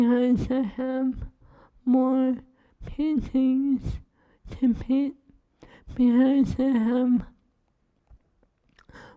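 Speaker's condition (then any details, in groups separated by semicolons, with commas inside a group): ALS; feeding tube; swallowing lost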